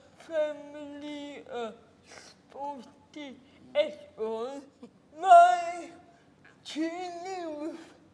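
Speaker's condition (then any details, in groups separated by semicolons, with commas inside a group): Cerebral palsy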